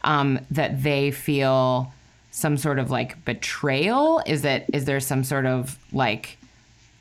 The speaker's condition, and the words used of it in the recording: No condition.